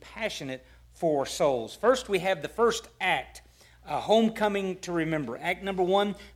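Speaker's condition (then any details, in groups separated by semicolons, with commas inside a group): No condition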